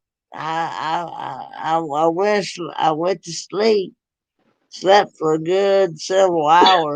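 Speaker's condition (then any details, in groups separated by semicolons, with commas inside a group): Cerebral palsy; present since birth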